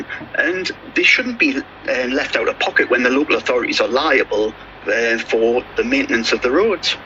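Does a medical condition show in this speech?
No.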